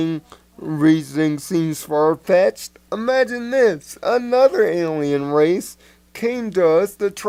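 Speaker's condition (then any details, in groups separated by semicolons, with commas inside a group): Cerebral palsy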